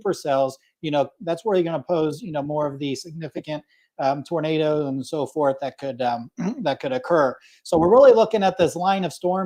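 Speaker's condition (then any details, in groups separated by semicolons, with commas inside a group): No condition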